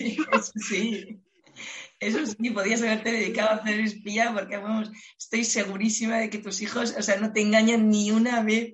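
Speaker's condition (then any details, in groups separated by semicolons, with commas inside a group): No condition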